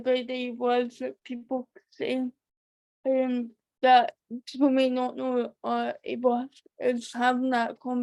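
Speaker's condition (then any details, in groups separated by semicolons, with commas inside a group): Cerebral palsy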